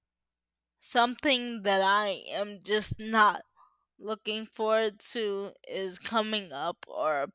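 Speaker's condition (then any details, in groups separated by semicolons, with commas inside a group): Cerebral palsy; uses power wheelchair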